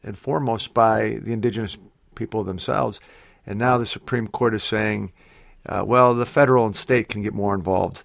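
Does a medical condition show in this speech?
No.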